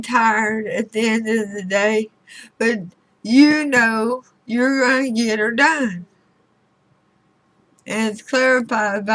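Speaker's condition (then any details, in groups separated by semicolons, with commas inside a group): Throat cancer radiation damage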